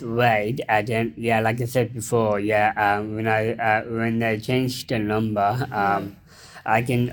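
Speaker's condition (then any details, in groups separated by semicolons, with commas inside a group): Down syndrome; intellectual disability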